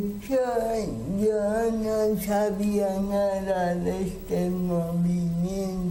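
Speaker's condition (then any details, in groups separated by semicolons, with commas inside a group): Cerebral palsy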